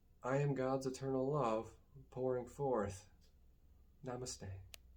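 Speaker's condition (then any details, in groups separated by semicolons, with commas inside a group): No condition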